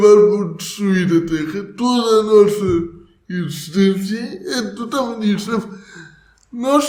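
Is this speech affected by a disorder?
Yes: cerebral palsy.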